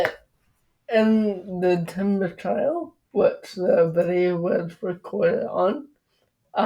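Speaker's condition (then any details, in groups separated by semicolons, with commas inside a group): Cerebral palsy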